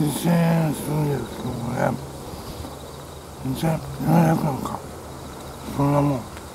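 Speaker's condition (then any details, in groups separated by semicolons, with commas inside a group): Tongue cancer, partial glossectomy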